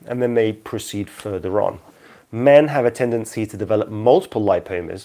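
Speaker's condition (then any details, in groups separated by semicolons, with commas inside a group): No condition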